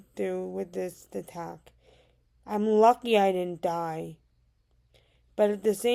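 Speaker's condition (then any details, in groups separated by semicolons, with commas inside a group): Cerebral palsy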